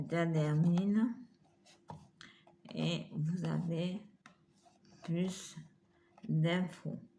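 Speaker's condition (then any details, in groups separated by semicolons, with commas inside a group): Multiple sclerosis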